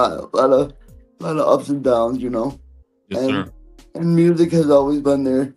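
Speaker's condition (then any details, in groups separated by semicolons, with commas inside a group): Cerebral palsy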